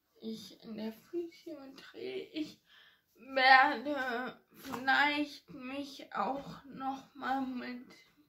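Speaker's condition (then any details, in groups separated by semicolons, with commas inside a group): Ataxia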